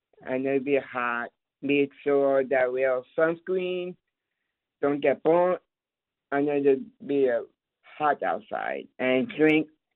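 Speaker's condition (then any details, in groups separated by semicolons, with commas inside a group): Down syndrome; lives independently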